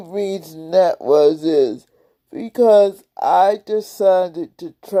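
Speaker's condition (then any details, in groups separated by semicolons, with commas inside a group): Cerebral palsy; several unnoticed strokes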